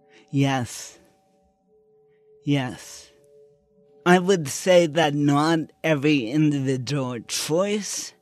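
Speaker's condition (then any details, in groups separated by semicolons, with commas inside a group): Cerebral palsy; present from birth, brain cells died at birth, hand tremor, intense muscles, balance and coordination affected; over 50 years since birth; slurred speech, slurring tongue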